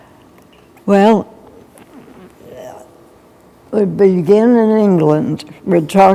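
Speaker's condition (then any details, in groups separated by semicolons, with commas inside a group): Essential tremor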